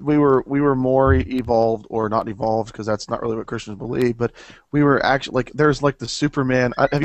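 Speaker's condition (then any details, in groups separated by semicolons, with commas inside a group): No condition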